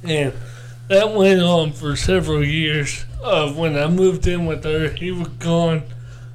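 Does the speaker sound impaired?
Yes: cerebral palsy; cerebral palsy from birth, four months premature, under one pound, cord around neck, born not breathing, resuscitated; audible speech impediment, speech only affected function.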